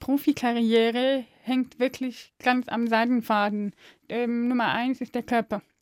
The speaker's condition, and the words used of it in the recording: Deafness. Aber ich habe keinen erlebt, der so gut spricht wie Sie.